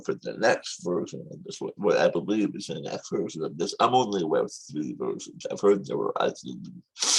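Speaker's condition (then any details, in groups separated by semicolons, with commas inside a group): Tongue cancer surgery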